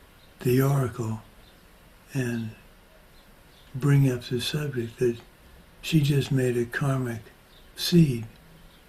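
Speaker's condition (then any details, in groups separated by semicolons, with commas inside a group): Parkinson's disease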